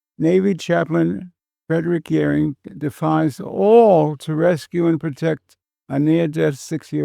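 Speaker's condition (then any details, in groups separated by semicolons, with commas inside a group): No condition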